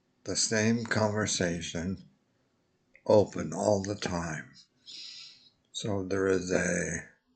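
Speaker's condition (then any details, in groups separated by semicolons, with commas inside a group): Multiple sclerosis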